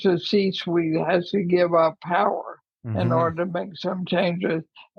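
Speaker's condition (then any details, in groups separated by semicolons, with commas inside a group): ALS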